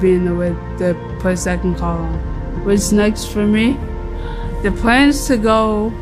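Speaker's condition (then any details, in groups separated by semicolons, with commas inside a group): Cerebral palsy; cerebral palsy with seizures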